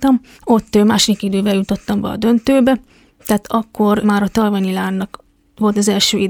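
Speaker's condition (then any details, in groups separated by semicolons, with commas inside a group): Deafness; congenital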